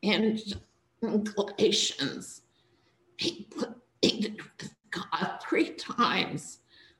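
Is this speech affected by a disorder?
Yes: spasmodic dysphonia; neurological, vocal cords function only in spasms; trouble speaking, unable to speak normally, voice produced in spasms.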